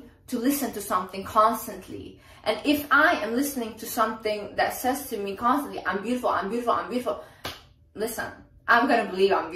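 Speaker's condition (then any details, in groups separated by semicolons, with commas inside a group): No condition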